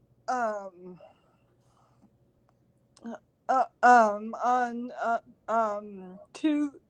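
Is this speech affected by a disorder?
Yes: cerebral palsy; since birth.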